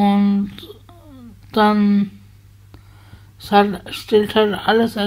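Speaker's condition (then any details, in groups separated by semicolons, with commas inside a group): Spasticity from birth; multiple sclerosis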